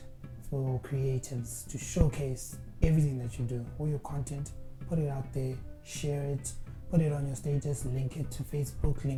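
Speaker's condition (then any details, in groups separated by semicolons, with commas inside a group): No condition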